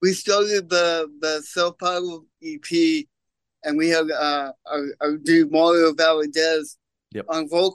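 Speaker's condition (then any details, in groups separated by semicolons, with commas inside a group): Cerebral palsy; congenital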